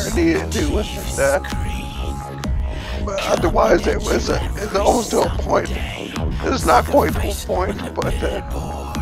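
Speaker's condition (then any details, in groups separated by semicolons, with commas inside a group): Cerebellar ataxia from brain tumour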